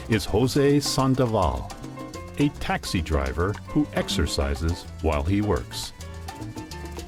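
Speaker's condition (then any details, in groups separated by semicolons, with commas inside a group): No condition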